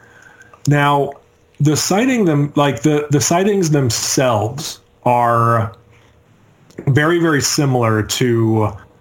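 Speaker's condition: No condition

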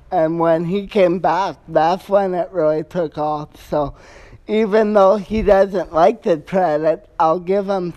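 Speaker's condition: Cerebral palsy; wheelchair since childhood

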